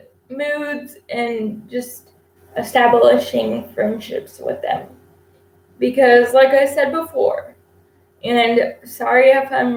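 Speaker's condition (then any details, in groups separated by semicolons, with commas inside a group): Cerebral palsy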